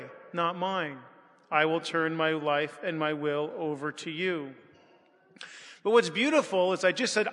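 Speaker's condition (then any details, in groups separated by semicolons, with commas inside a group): No condition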